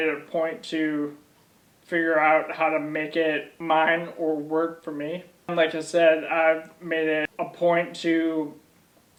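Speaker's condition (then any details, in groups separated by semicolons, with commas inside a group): ALS; onset in legs, then arms, then core; about 1 year since diagnosis, legs, arms, core lost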